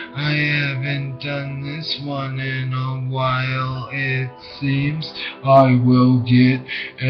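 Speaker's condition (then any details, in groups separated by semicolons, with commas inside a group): Brain injury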